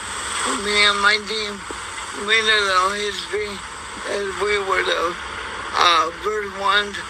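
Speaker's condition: Cerebral palsy; electric wheelchair since age 6

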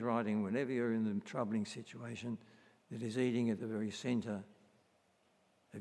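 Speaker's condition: Parkinson's disease; varying

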